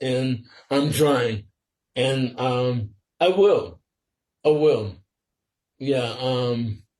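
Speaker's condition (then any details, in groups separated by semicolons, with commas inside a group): Sporadic ALS; must speak slower and carefully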